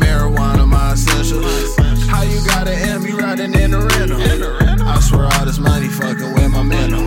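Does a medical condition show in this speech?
No.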